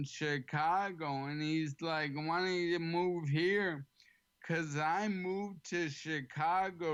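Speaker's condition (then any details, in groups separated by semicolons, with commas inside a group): ALS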